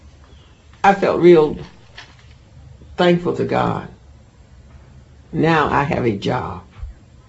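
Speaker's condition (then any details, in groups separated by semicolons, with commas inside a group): No condition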